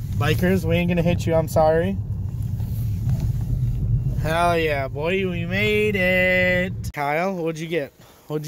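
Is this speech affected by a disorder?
No.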